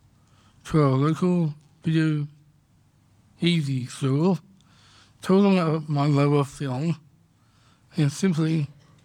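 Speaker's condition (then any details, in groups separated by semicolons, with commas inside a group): Down syndrome; congenital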